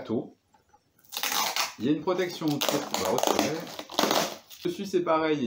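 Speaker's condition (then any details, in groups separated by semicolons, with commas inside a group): No condition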